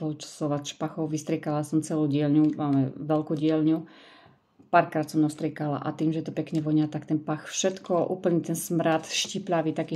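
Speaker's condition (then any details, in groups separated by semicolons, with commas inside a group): No condition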